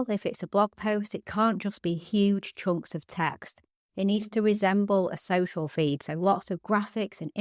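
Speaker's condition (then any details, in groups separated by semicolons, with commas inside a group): No condition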